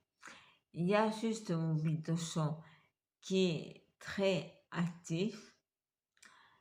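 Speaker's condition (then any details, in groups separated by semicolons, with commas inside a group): Multiple sclerosis; trialling electric wheelchair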